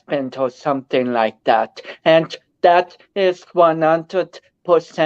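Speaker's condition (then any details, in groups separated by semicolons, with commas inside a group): Cerebral palsy; speech affected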